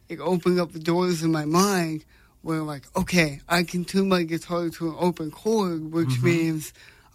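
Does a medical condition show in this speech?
Yes: cerebral palsy; congenital, paralyzed left hand, 10 corrective left foot surgeries, 9 screws, steel plate in foot; slow reaction time, does not drive.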